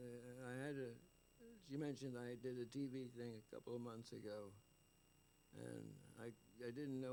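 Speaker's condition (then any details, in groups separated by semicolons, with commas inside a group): Parkinson's disease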